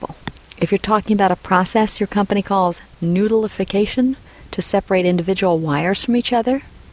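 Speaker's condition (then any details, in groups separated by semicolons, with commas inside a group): No condition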